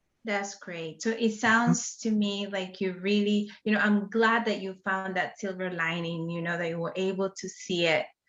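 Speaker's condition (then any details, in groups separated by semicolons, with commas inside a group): No condition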